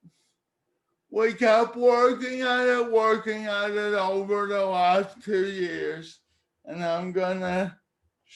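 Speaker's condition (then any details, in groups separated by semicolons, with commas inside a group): Cerebral palsy; speech therapy in childhood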